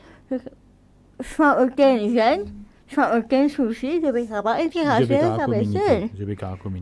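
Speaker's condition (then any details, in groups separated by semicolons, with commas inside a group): Cerebral palsy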